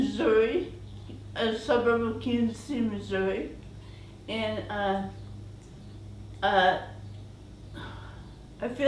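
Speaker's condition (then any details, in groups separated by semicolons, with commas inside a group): Cerebral palsy; present from birth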